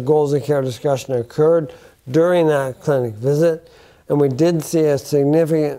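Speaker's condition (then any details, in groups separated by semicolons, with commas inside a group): Bulbar onset ALS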